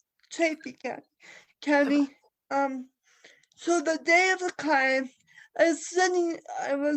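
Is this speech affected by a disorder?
Yes: cerebral palsy.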